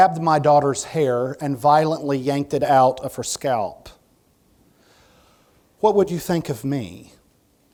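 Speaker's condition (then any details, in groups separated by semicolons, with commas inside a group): No condition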